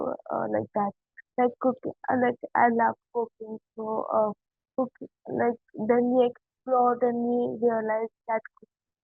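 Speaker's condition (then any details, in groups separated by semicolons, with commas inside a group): Cerebral palsy; since childhood, childhood therapy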